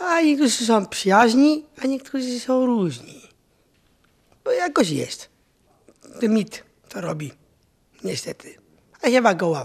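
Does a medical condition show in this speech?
Yes: Down syndrome; adult, intellectual disability.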